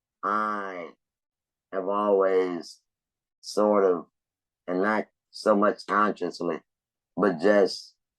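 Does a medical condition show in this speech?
Yes: laryngectomy; laryngectomy for cancer.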